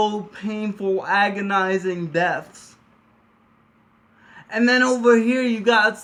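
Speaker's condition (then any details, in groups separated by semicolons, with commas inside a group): Cerebral palsy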